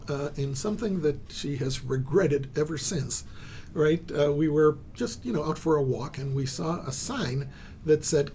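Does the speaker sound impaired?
No.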